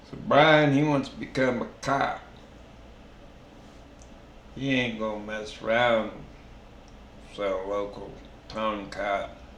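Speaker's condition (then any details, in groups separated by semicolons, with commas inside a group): Traumatic brain injury; beating, permanent dizziness, irreversible deterioration; slurred speech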